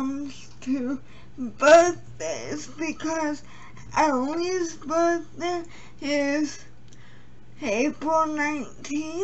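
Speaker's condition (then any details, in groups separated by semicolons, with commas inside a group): Cerebral palsy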